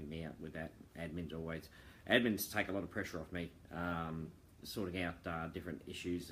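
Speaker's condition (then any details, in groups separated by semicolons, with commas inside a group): No condition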